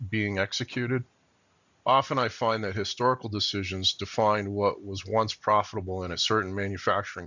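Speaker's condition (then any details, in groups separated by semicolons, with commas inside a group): No condition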